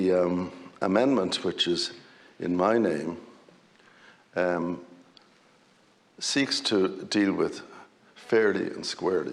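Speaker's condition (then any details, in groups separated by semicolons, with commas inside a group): No condition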